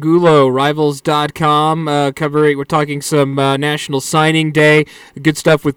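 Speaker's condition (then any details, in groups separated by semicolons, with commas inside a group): No condition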